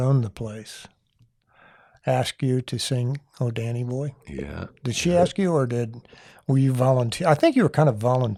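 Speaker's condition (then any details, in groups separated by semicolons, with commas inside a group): No condition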